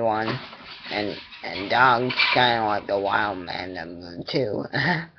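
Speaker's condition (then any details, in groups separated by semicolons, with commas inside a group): Cerebral palsy; attending therapy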